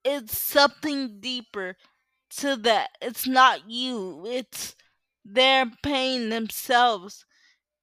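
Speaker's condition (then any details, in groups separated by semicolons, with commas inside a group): Cerebral palsy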